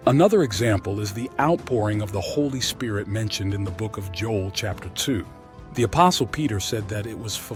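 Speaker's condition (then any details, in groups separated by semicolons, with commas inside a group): No condition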